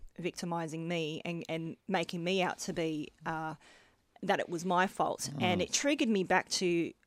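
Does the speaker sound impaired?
Yes: bilateral cleft lip and palate; congenital bilateral.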